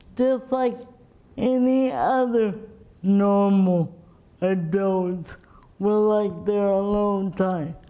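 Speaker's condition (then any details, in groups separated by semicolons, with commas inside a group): Cerebral palsy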